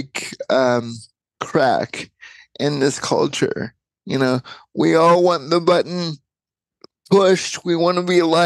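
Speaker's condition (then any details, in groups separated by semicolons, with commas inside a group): Cerebral palsy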